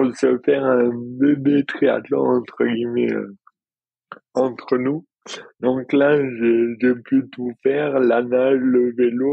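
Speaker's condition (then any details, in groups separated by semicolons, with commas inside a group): Dystonia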